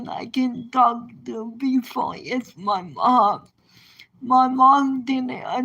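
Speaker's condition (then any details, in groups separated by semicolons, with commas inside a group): Cerebral palsy; present from birth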